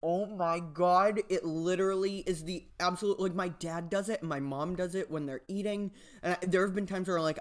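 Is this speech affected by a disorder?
No.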